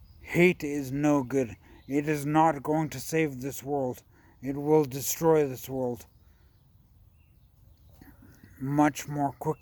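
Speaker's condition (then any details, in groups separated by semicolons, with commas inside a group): Traumatic brain injury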